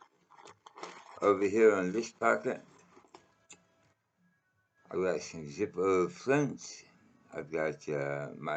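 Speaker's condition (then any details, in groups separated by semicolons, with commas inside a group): Mouth cancer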